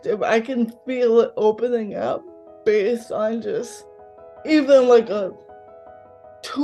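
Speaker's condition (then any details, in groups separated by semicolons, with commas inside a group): Cerebral palsy, mild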